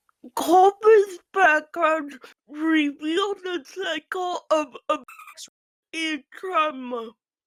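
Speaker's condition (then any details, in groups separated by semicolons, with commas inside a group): Physical speech impairment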